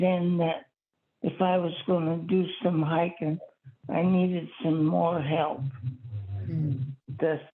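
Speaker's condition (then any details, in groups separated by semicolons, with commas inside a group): Parkinson's; severe tremors, deep brain stimulation five years after diagnosis; about 13 years since diagnosis, DBS very effective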